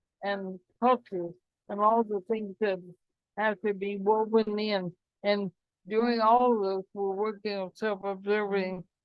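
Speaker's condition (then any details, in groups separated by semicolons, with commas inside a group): ALS; cannot walk, advanced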